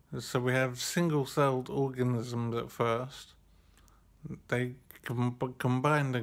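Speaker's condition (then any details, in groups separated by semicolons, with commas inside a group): Brain injury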